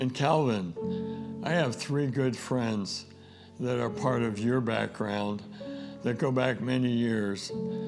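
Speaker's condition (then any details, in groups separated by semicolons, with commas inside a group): ALS; diagnosed almost two years ago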